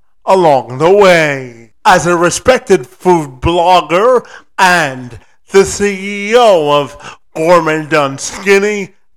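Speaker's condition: Cerebral palsy; present from birth, severe, unable to walk without assistance lifelong, learned at age 9

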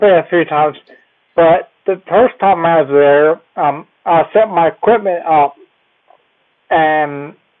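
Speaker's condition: Cerebellar ataxia; team helps up and down stairs

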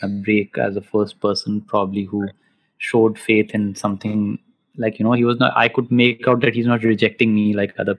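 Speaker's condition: No condition

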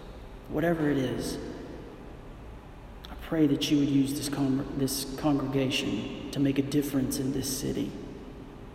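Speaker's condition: No condition

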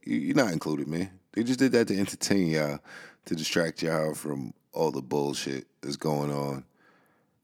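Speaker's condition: No condition

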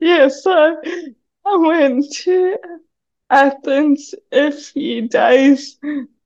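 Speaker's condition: Cerebral palsy; needs hand to hold on steep stairs

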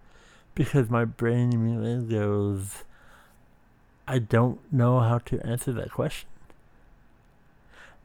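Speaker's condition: Speech impediment

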